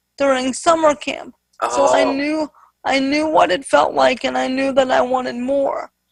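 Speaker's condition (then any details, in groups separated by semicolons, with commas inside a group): Spastic quadriplegic cerebral palsy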